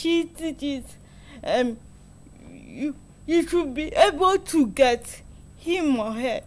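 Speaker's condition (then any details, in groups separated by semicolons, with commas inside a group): Cerebral palsy; involuntary body movements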